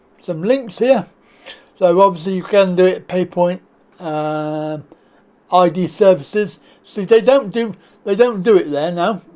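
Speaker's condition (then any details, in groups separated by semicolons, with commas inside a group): Cerebral palsy; back surgery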